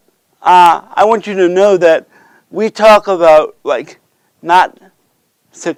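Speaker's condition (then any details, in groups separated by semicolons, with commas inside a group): Cerebral palsy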